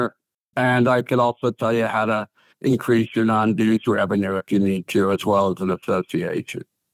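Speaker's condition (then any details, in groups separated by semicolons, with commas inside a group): ALS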